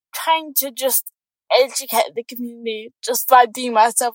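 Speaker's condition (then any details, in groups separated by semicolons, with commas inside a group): Cerebral palsy; born in New Zealand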